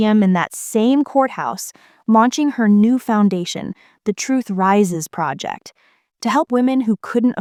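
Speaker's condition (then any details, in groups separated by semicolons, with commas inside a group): No condition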